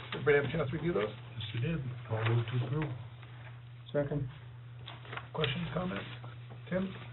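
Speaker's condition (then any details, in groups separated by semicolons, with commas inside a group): No condition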